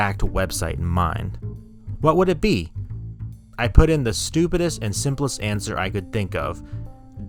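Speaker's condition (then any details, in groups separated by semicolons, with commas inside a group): No condition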